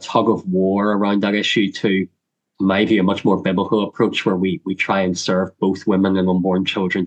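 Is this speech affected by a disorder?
Yes: cleft lip and palate; congenital, surgery and dental surgery in childhood; much speech therapy in childhood, dreaded reading aloud and public speaking as child.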